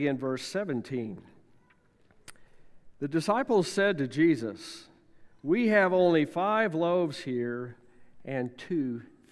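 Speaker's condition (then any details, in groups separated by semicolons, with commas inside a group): No condition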